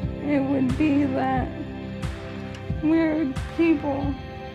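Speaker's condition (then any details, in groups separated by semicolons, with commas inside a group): ALS; diagnosed at 20, about 4 years since diagnosis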